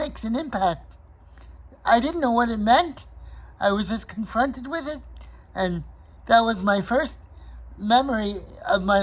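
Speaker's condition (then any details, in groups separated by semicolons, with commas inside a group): Cerebral palsy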